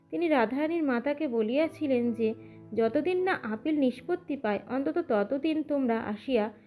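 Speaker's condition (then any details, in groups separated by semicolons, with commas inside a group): No condition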